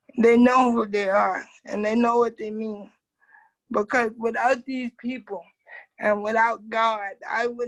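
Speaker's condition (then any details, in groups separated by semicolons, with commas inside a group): Cerebral palsy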